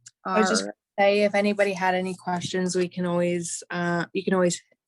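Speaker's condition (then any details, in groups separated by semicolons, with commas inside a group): No condition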